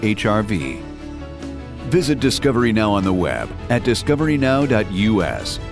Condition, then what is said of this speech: No condition.